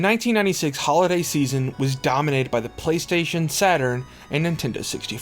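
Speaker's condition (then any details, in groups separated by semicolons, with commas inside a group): No condition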